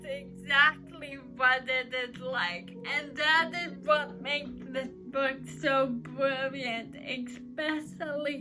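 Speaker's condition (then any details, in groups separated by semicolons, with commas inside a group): Cerebral palsy; uses crutches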